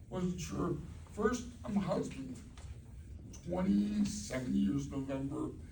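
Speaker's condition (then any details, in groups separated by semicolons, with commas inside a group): Cerebral palsy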